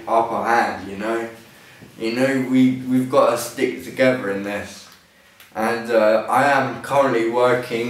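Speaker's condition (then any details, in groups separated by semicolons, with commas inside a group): Ataxia; speech impediment, sounds intoxicated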